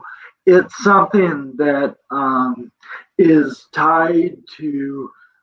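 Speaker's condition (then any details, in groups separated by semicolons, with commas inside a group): Cerebral palsy; present from birth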